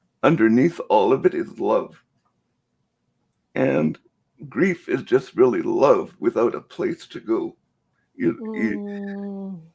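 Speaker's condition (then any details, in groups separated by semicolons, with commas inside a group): Cerebral palsy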